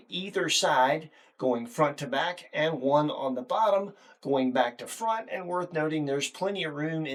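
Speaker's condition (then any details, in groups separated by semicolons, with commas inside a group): No condition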